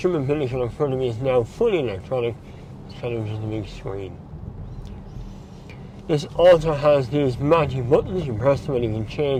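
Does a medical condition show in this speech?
Yes: mouth cancer surgery; diagnosed about a year ago; speech changed by surgery.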